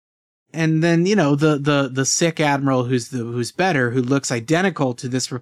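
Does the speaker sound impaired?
No.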